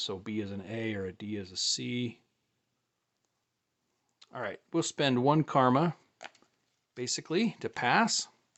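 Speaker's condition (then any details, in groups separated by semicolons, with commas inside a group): No condition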